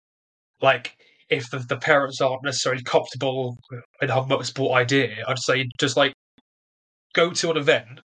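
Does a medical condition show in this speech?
Yes: stutter; developmental, onset early childhood, lifelong, more severe during trial, barely able to speak first six months in prison; stutters during this interview; ignores disfluencies and keeps talking, media presence trained as main focus; here repeated words, prolonged sounds.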